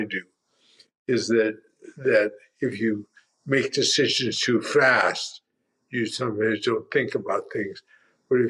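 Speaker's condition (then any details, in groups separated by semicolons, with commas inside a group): Primary lateral sclerosis; tongue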